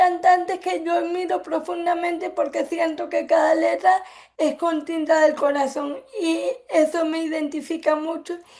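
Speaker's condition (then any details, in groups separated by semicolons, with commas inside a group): Cerebral palsy; affects speech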